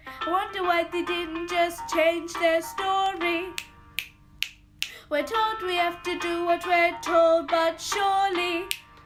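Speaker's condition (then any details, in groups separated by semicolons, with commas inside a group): No condition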